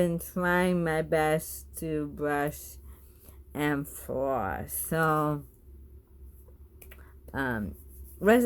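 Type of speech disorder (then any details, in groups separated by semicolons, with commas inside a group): Bulbar dysarthria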